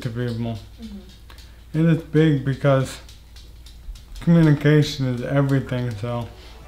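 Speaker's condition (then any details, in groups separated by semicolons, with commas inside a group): ALS; voice loss expected, future eye gaze typing with banked voice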